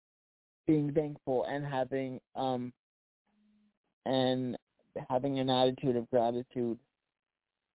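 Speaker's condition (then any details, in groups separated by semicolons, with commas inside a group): Cerebral palsy; past challenges speaking up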